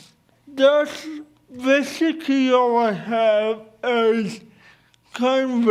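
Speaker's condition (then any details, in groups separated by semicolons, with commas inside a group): Cerebral palsy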